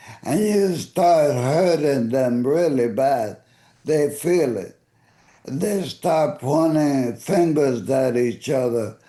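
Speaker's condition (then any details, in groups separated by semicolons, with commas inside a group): ALS; voice affected and fading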